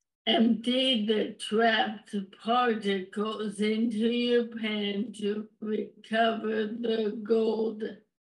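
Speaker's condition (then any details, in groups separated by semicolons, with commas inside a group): ALS; earlier time point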